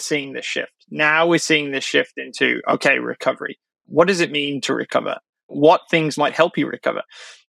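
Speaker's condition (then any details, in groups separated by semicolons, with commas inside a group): No condition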